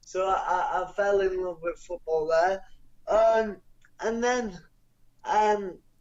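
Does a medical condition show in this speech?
Yes: cerebral palsy; non-progressive.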